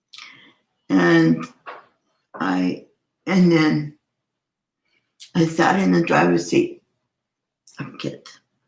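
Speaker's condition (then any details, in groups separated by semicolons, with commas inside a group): Cerebral palsy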